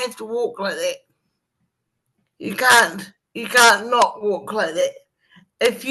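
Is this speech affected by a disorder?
Yes: cerebral palsy.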